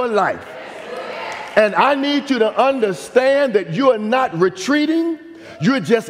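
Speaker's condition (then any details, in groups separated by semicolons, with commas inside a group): No condition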